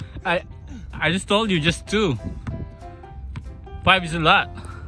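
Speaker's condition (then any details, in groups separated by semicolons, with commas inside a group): No condition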